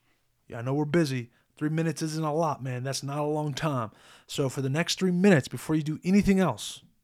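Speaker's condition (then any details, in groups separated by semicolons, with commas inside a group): No condition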